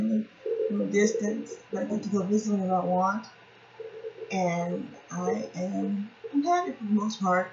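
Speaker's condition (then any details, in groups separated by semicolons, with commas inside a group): Cerebral palsy; since childhood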